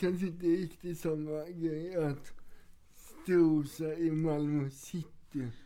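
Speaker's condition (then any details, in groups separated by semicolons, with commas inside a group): Cerebral palsy; wheelchair user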